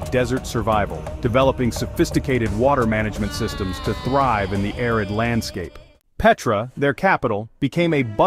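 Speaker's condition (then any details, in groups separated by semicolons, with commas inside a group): No condition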